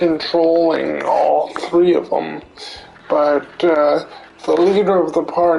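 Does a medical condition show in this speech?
Yes: cerebral palsy; affects limbs.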